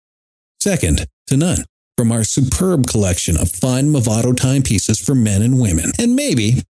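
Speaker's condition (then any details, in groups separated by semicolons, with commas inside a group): No condition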